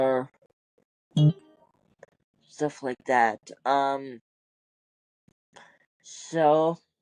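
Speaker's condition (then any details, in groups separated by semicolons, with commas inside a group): Cerebral palsy; wheelchair user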